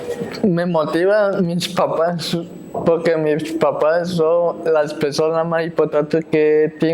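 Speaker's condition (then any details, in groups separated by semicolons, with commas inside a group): Cerebral palsy; spastic type, stiffness, mobility difficulties; had therapies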